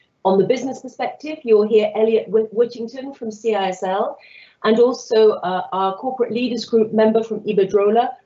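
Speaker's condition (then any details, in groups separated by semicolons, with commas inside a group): No condition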